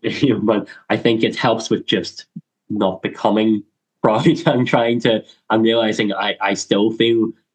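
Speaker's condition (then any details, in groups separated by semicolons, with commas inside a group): Cleft lip and palate; congenital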